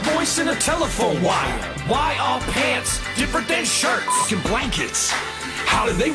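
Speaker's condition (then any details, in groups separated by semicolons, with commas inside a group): No condition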